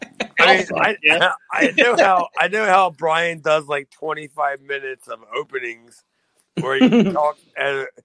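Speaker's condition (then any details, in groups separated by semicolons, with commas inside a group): No condition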